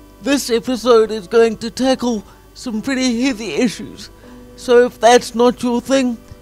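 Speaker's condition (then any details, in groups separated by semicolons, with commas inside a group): Quadriplegic cerebral palsy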